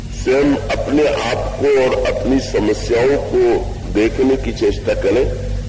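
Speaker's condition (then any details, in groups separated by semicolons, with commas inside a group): No condition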